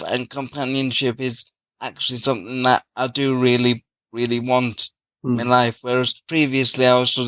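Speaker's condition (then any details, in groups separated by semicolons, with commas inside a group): Cerebral palsy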